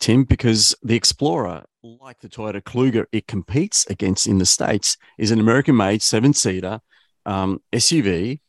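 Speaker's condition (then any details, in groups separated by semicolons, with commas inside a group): No condition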